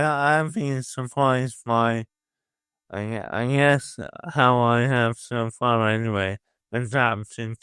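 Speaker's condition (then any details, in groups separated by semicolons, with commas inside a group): Motor neuron disease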